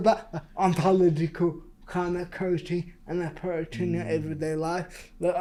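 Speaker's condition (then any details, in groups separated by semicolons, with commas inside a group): Cerebral palsy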